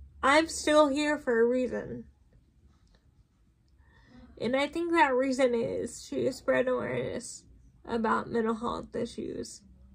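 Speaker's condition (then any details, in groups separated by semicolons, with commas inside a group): Cerebral palsy, spastic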